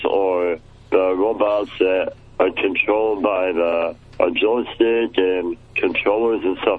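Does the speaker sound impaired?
Yes: muscular dystrophy; childhood onset.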